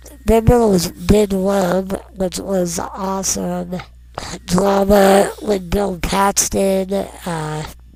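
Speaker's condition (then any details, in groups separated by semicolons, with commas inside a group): Non-progressive muscular dystrophy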